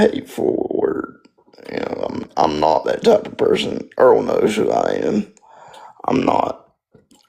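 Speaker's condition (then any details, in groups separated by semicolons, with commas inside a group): Spastic quadriplegic cerebral palsy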